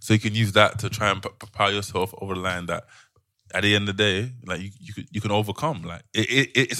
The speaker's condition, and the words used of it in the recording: Stuttering. But I'm afraid when I do public speaking that I'll have an attack per se.